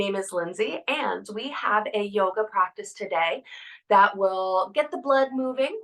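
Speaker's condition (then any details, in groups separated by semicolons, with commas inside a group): No condition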